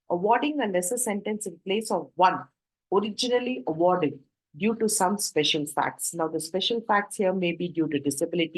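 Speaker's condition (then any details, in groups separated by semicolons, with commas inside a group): No condition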